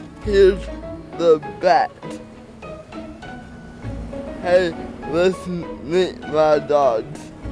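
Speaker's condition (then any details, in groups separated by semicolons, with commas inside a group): Cerebral palsy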